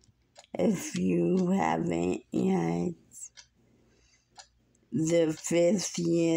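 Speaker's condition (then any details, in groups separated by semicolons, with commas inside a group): Muscular dystrophy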